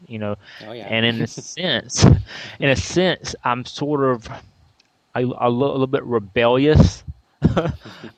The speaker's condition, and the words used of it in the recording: Stuttering. And I don't particularly like telling them on the phone, although they may, they're probably going to hear some of it on the phone.